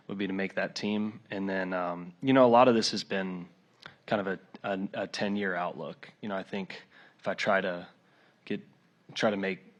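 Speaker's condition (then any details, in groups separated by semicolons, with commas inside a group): No condition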